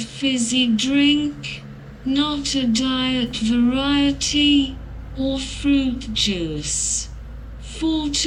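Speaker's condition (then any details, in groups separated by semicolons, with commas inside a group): Cerebral palsy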